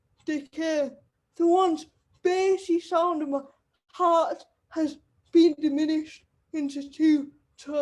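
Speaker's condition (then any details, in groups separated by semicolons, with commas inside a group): Cerebral palsy; wheelchair user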